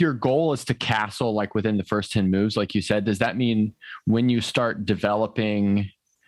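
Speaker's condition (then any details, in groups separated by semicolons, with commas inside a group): No condition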